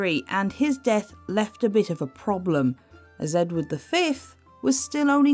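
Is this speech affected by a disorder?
No.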